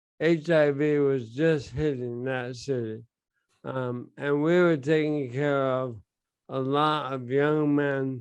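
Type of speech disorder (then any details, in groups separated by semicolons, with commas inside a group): Bulbar dysarthria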